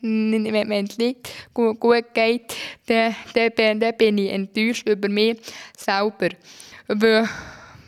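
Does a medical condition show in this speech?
Yes: stuttering; since childhood, cause unknown, possibly a blow or vaccination, acupuncture tried with little benefit; age 15, in stuttering therapy with Alfred Beiler, therapy helping; worse when nervous during talks or reading aloud, more pauses, hard blocks; here repeated sounds.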